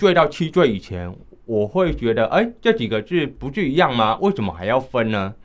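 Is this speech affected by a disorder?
Yes: hearing impairment, mild; unusual high-frequency hearing loss, low frequencies near normal, market hearing aids largely ineffective, uses atypical assistive device; underwent speech rehabilitation therapy.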